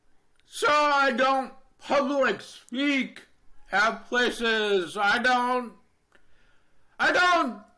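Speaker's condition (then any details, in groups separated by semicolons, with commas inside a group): Deafness, Neurofibromatosis Type 2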